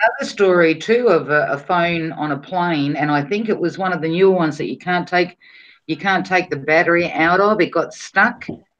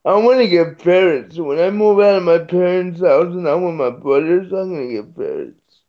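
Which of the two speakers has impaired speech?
The second: cerebral palsy.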